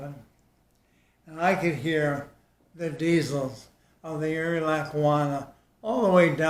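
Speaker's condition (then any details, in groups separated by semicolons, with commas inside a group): ALS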